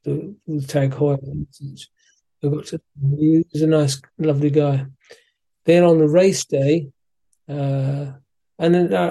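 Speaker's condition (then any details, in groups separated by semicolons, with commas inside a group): Parkinson's disease; physiotherapy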